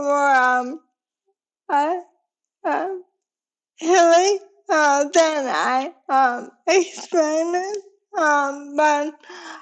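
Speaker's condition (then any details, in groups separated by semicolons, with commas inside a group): ALS; sporadic form, onset in pinky finger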